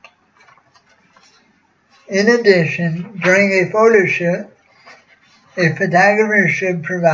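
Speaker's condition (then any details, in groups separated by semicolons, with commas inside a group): Cerebral palsy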